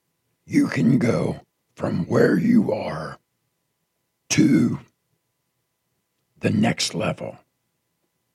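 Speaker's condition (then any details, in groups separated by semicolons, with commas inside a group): Partial laryngectomy after throat cancer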